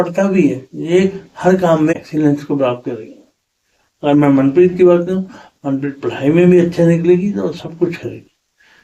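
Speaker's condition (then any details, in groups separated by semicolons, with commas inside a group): Cerebral palsy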